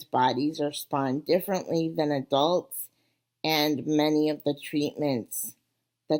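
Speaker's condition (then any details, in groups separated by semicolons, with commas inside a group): Cerebral palsy; wheelchair user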